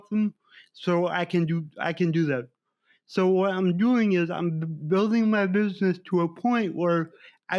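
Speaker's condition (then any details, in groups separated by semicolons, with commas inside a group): Cerebral palsy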